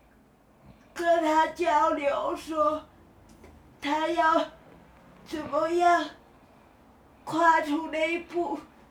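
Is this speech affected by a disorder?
Yes: cerebral palsy; only mouth and eyes relatively mobile, rest of body not mobile.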